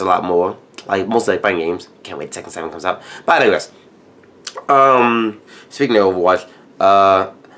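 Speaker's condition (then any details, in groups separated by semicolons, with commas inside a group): No condition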